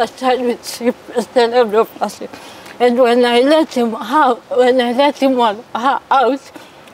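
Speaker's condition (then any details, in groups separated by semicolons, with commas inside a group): Cerebral palsy; from birth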